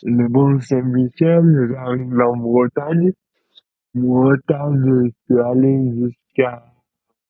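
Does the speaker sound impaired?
Yes: dystonia; neurological movement disorder, present since birth, rare, affects fine motor skills, judo from age three to offset motor troubles; speech difficulties.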